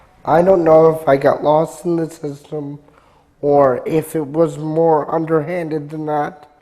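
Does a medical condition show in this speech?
Yes: cerebral palsy; cognition not affected.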